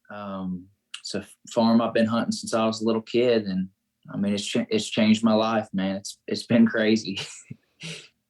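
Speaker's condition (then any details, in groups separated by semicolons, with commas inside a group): No condition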